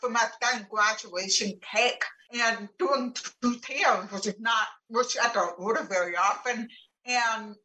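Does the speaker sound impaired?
Yes: profound deafness; communicates by spoken language, not sign.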